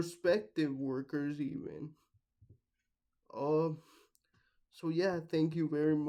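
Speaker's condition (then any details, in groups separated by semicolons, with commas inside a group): Cerebral palsy, mixed, mild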